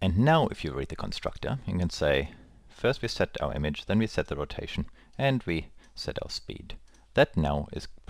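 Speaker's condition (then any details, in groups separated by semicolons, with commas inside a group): No condition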